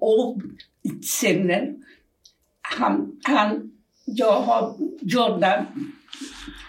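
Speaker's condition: Aphasia; aphasia from brain damage, at onset could not speak at all, partly recovered after time in Spain; member of aphasia association; knows words but cannot get them out, word-finding errors, garbled non-words, restarts, repetitions

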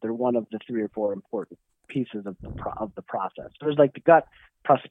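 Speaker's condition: No condition

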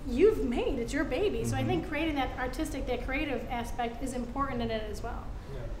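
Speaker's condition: No condition

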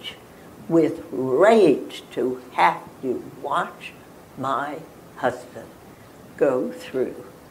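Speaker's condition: Spasmodic dysphonia; throat cancer suspected

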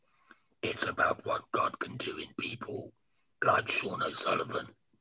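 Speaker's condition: Laryngectomy after cancer; cancer survivor

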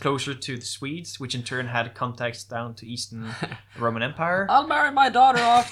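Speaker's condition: No condition

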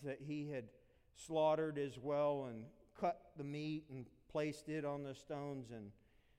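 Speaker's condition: No condition

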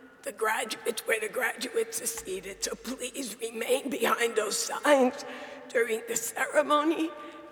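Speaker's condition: Dysphonia; compromised vocal ability, self-described sultry voice, still able to speak

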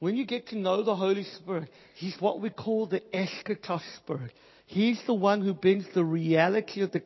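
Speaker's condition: Cleft palate, Pierre Robin syndrome

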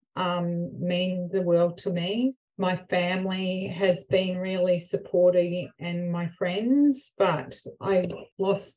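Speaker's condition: Aphasia; young onset stroke from PFO, reduced right hand function, PFO closure 3.5 to 4 months post-stroke; a few years post-stroke, speech helped by telling story as guest speaker; unable to speak for a week after stroke, talked slowly early on

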